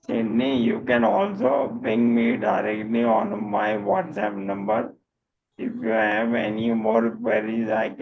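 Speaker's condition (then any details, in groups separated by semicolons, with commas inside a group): Motor neurone disease; voice strong and loud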